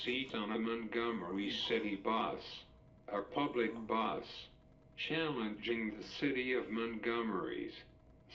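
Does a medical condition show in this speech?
Yes: cerebral palsy; uses wheelchair.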